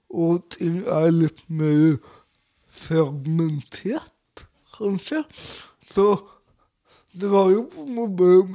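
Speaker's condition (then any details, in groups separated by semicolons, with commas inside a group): Cerebral palsy; speech difficulties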